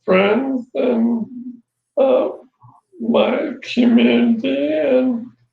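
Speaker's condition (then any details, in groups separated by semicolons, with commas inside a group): ALS; progressive, onset around age 50; about three years since diagnosis, growing weakness; voice changed early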